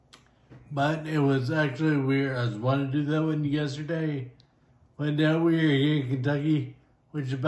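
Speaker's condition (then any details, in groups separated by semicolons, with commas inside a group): Friedreich's ataxia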